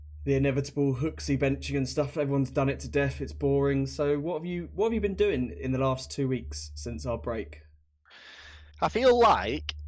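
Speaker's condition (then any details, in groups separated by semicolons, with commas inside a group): No condition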